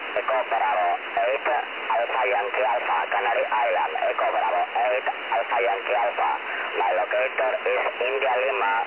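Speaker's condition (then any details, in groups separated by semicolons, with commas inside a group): No condition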